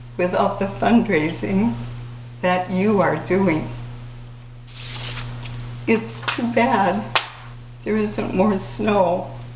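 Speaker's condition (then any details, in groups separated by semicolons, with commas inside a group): ALS; diagnosed nine and a half years ago, uses medical equipment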